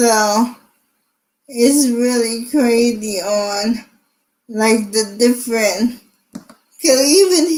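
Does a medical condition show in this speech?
Yes: cerebral palsy.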